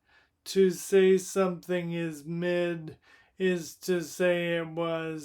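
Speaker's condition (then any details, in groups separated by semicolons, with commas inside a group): Primary lateral sclerosis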